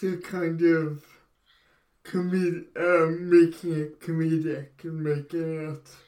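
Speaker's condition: Cerebral palsy

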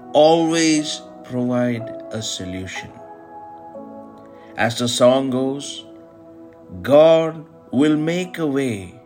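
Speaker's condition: No condition

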